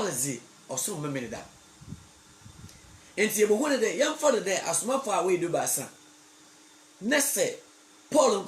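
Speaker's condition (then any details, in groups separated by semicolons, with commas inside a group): No condition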